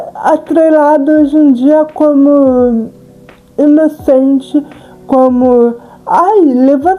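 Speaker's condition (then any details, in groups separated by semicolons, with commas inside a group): Cerebral palsy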